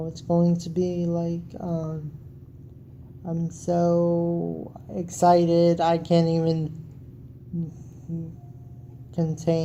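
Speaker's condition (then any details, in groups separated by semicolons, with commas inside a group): Cerebral palsy; wheelchair user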